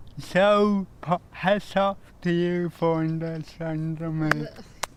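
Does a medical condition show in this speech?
Yes: cerebral palsy; speech improved over time.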